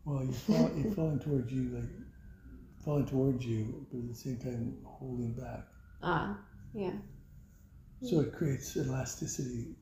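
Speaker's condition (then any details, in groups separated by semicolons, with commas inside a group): Parkinson's; voice weakened by Parkinson's, knee replaced after hardly walking, earlier taught from chair; teaches with lavalier microphone on belt, can move around a little; voice went with Parkinson's, can still whisper, formerly whisper carried and was heard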